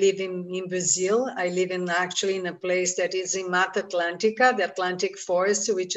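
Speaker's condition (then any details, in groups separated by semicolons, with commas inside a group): No condition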